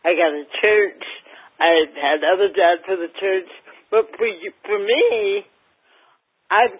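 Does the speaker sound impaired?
Yes: cerebral palsy, mild; lack of oxygen at birth, not breathing 45 minutes, emergency c-section, diagnosed around age 2, affects gait; mildly affects speech.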